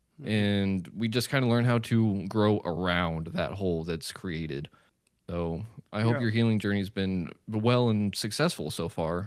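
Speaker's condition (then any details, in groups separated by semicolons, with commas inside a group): No condition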